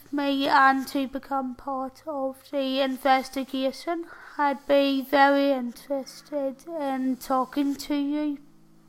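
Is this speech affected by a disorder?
Yes: tracheostomy and ventilator dependent; paralysed from neck down, can move only head, electric and manual wheelchairs.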